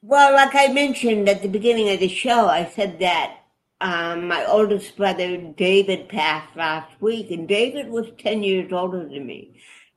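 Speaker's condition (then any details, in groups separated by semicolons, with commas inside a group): Cerebral palsy; affects body movements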